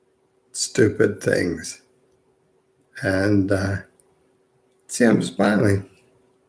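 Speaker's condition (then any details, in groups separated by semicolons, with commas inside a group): Multiple sclerosis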